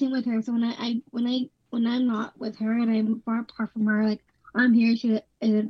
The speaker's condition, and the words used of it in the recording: Down syndrome. Yes, you've been very eloquent lately.